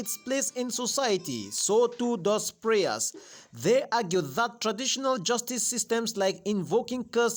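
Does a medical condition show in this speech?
No.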